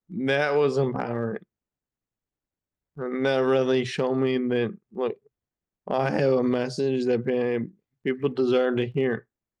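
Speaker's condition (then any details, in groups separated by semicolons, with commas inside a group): Friedreich's ataxia; diagnosed age 14, earlier shortness of breath, wheelchair dependent since age 18; age 28, 14 years since diagnosis, still progressing, uses wheelchair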